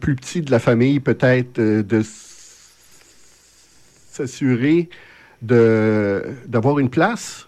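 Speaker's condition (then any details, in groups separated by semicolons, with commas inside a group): Stuttering; lifelong stuttering, genetic component stated, psychological and physiological wall to cross each time to speak; often unable to get words out when speaking; repeated sounds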